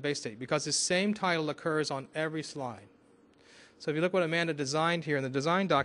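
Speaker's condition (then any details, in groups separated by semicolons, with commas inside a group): No condition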